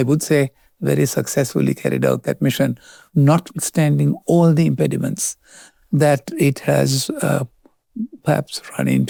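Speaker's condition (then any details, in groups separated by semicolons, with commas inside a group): No condition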